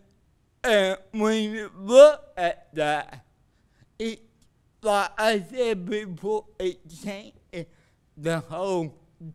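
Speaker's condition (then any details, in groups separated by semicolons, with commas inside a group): Cerebral palsy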